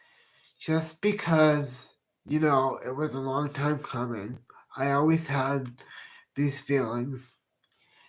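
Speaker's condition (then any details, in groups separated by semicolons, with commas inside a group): Cerebral palsy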